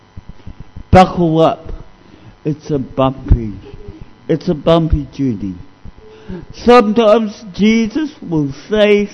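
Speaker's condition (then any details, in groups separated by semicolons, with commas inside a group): Cerebral palsy; discovered at age 2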